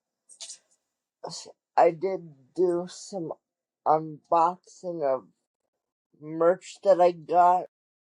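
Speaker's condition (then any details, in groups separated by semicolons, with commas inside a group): Cerebral palsy; wheelchair user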